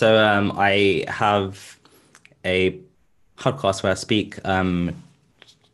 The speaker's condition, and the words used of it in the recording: Stuttering. At the root cause of the blocking itself and the struggle to speak, it's actually a neurological predisposition, and that is kind of the cause of the stuttering